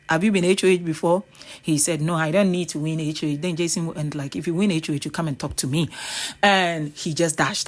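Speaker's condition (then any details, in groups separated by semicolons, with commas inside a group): No condition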